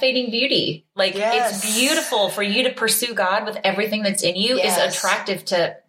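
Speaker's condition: No condition

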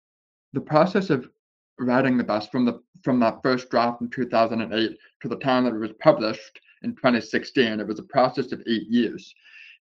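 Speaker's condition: Deafness with speech impediment, born deaf; must adjust tongue to speak properly

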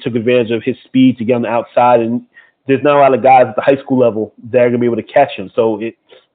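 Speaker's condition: No condition

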